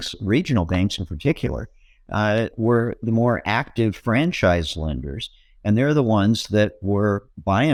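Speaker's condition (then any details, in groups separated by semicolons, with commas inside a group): No condition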